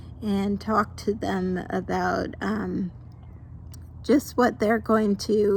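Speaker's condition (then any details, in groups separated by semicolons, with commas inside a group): Mild cerebral palsy; mild form from birth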